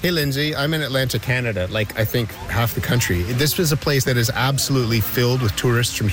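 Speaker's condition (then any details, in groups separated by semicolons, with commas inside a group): No condition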